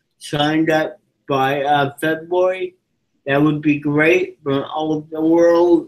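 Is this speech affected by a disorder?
Yes: cerebral palsy.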